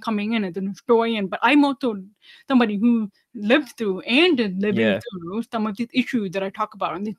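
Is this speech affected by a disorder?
Yes: deafness; about 99 percent hearing loss, hearing aids worn whole life, cochlear implant candidate but declined; wears hearing aids, relies heavily on lip reading, does not sign, not fluent in ASL.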